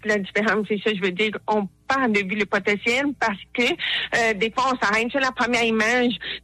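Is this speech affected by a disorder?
Yes: hearing loss; hard of hearing, disability not very visible.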